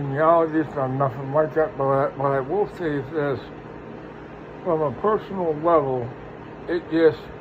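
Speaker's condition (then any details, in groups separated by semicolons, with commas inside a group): Parkinson's; speech impediment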